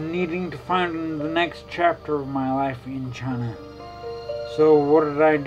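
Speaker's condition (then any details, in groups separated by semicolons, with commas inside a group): Traumatic brain injury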